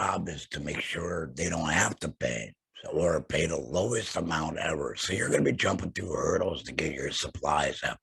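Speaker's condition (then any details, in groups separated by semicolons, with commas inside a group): Laryngectomy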